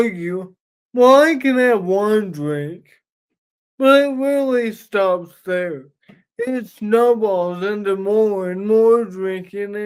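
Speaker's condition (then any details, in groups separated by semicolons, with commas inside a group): Cerebral palsy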